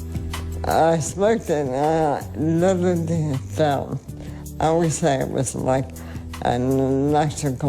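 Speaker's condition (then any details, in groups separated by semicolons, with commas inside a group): ALS; more than 25 years since onset, uses cannabis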